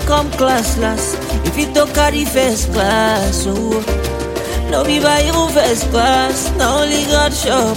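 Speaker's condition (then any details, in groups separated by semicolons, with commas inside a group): No condition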